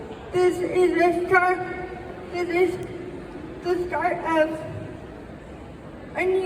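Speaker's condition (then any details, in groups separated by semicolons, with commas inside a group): Quadriplegic spastic cerebral palsy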